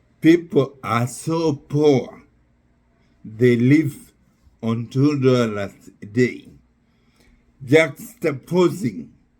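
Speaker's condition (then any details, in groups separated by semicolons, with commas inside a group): Neurological disease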